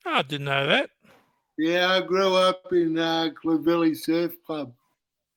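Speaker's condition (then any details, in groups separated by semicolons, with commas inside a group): Cerebral palsy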